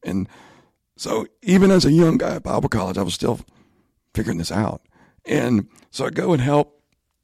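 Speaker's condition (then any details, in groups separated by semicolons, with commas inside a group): Spasmodic dysphonia; in speech therapy with doctors, band crowns off for medical year; voice issue, asks listeners to excuse voice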